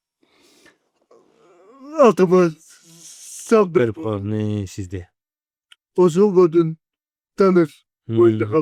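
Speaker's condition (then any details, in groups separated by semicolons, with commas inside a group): Cerebral palsy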